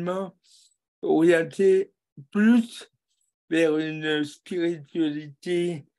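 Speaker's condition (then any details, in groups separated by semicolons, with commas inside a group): Cerebral palsy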